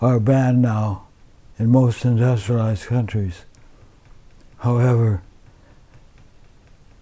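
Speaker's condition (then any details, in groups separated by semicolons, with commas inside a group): Advanced Parkinson's disease, severe; DBS, chest stimulator; onset right hand tremor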